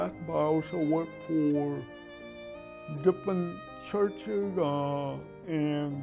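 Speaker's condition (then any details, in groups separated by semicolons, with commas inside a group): Cerebral palsy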